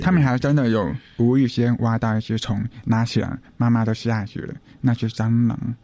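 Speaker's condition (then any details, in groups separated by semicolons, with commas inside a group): Hearing impairment; uses hearing aids; host hints hearing loss may be audible to listeners, says can speak well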